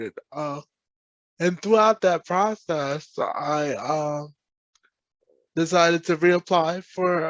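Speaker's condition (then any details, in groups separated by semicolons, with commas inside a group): Cerebral palsy; present from birth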